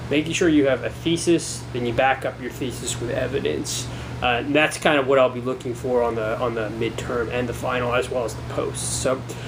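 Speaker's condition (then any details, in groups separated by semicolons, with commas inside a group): No condition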